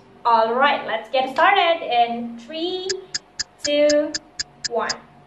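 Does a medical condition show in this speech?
No.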